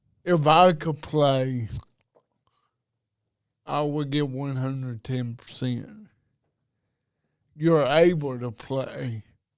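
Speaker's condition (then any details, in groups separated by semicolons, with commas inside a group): Cerebral palsy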